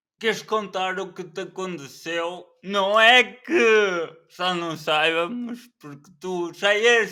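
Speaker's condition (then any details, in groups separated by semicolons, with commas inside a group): Cerebral palsy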